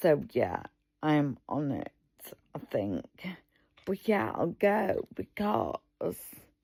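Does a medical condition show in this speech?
Yes: multiple sclerosis.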